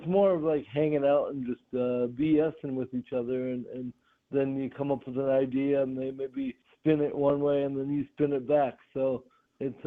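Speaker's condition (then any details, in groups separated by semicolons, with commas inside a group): Cerebral palsy; spastic hemiplegic form, limited one arm use; severe; speech sounds drunk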